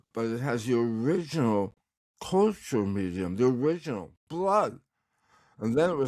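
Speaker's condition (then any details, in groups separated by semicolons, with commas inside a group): Tongue cancer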